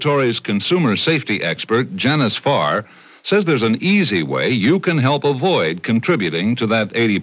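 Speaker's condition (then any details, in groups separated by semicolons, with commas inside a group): No condition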